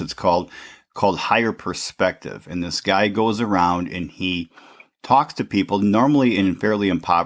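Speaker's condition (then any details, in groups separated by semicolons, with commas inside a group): No condition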